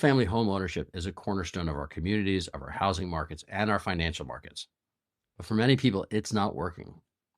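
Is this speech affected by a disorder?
No.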